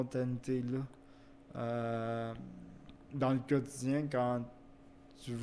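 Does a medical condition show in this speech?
Yes: cerebral palsy; wheelchair use.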